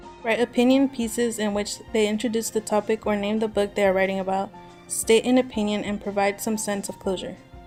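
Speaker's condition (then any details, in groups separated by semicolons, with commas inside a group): No condition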